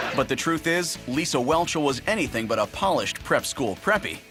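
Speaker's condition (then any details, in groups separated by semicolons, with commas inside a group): No condition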